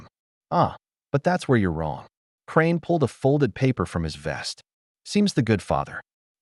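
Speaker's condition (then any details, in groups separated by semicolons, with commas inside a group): No condition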